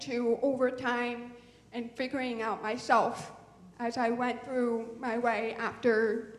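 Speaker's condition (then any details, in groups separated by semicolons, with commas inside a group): Deafness; some cochlear hair cells left but insufficient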